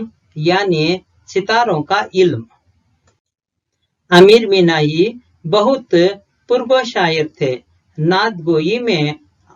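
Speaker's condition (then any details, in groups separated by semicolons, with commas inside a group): No condition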